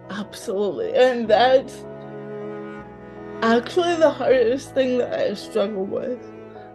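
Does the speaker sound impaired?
Yes: cerebral palsy, mild; mouth affected.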